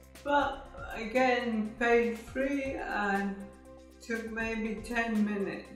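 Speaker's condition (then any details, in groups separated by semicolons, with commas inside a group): Motor neuron disease; rapid progression, mobility affected, infusions and stem cell therapy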